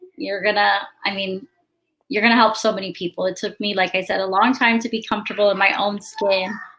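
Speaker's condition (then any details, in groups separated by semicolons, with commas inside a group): No condition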